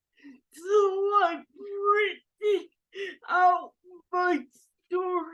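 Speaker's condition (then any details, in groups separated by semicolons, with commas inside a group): Cerebral palsy; oxygen deprivation at birth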